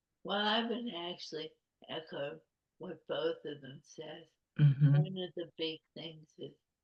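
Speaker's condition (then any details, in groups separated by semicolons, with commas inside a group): ALS; round-the-clock support, others handle daily living, severe fatigue; speaking is a challenge, early swallowing trouble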